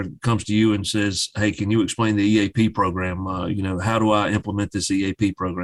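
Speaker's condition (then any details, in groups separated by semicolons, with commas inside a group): No condition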